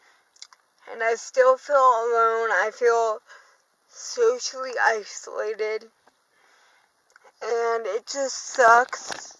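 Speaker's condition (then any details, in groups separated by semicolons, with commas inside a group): Cerebral palsy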